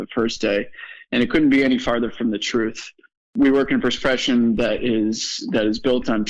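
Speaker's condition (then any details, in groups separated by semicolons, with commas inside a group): No condition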